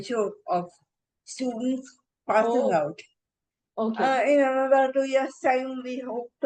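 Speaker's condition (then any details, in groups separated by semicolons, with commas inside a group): Encephalitis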